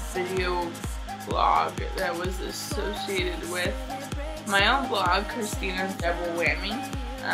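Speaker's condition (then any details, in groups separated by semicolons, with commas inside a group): Cerebral palsy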